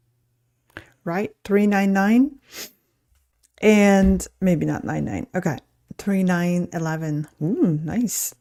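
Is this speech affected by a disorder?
No.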